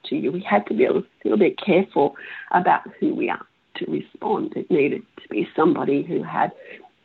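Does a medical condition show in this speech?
Yes: spasmodic dysphonia; onset about 16 years ago, saw ear nose and throat specialist, diagnosed after over 12 months; about 16 years since onset, persistent with treatment, uses strategies to short-circuit spasms; words disappear like bad phone reception, bits of words lost, holds voice box, cough or hiccup resets.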